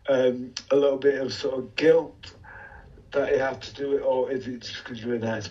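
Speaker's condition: Motor neuron disease; followed by MND

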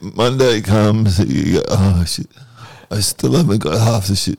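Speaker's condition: Cerebral palsy

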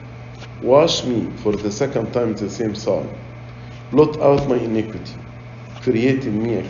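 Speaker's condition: No condition

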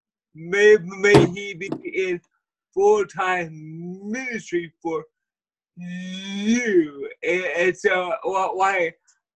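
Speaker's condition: Cerebral palsy; wheelchair user

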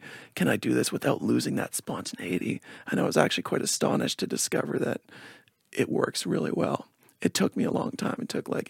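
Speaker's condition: Spasmodic dysphonia; speaks in higher pinched tone to reliably get words out

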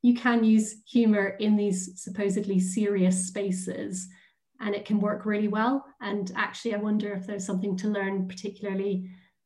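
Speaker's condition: No condition

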